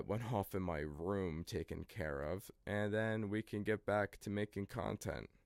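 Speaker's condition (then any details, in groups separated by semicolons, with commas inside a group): No condition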